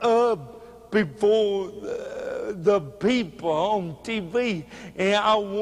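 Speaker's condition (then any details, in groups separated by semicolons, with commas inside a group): Cerebral palsy; speech hard to understand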